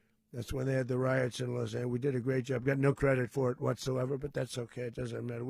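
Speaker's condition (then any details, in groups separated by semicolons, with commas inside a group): No condition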